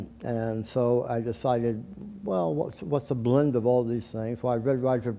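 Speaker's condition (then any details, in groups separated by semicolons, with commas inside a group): Tongue cancer surgery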